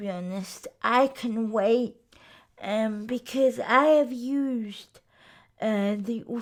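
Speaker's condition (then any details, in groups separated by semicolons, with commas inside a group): Cerebral palsy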